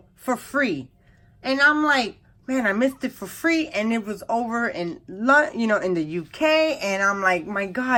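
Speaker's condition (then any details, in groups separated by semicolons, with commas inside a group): No condition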